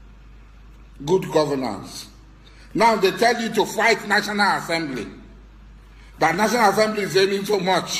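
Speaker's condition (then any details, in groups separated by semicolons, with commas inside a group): No condition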